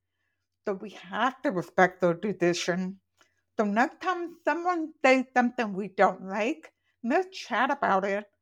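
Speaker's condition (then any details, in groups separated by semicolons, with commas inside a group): Profoundly deaf, congenital; wears hearing aids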